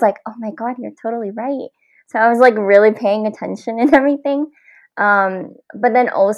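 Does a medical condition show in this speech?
Yes: cleft palate; congenital, many facial surgeries, visible differences of mouth, nose and teeth since childhood.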